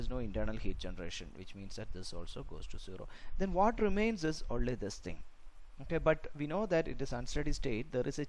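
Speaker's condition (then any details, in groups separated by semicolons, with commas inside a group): No condition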